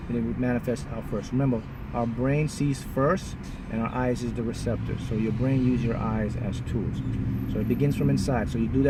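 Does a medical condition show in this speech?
No.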